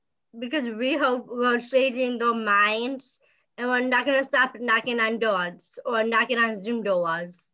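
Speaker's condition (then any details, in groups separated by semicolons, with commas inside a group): Down syndrome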